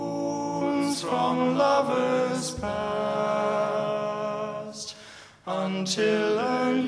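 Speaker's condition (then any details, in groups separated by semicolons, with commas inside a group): No condition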